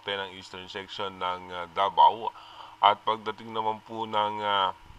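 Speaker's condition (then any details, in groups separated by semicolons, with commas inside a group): No condition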